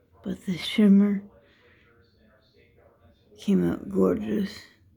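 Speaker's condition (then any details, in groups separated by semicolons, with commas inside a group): Dystonia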